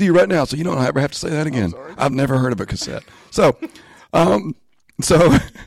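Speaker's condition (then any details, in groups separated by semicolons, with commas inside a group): Spasmodic dysphonia; in speech therapy with doctors, band crowns off for medical year; voice issue, asks listeners to excuse voice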